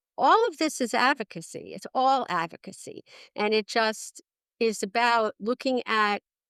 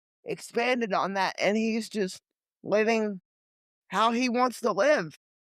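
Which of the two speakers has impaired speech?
The second: cerebral palsy; limited mobility, legs.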